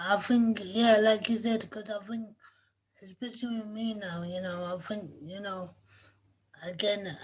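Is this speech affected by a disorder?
Yes: cerebral palsy.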